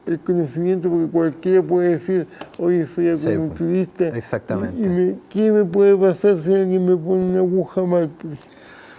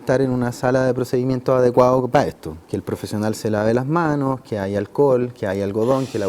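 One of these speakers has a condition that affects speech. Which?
The first: cerebral palsy.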